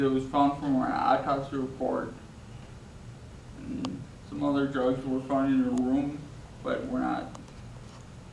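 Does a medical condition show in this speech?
Yes: traumatic brain injury.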